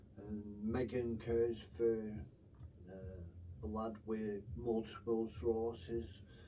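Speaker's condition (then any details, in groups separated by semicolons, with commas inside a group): Brain infection with surgery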